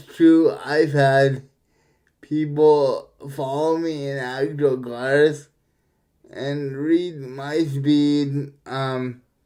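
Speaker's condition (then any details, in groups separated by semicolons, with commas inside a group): Cerebral palsy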